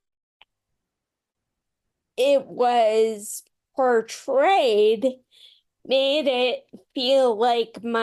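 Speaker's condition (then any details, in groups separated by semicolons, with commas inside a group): Friedreich's ataxia; progressive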